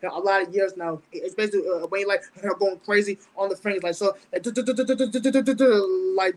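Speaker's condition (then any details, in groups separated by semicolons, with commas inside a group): Stutter; mild stutter, speech impediment since about age 10; avoids long talking on stage, fears certain words coming out, fears mockery for unfinished sentences; repeated sounds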